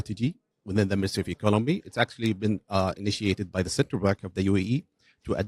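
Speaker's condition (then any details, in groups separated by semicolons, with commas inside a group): No condition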